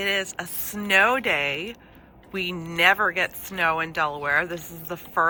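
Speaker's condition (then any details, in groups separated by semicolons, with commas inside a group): No condition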